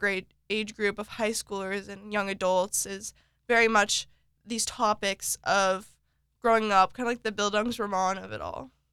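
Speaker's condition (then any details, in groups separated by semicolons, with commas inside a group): No condition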